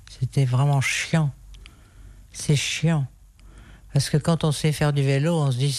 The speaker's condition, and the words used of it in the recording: Parkinson's disease. Tout au plus, on sent parfois son débit un peu ralenti, peut-être par les médicaments.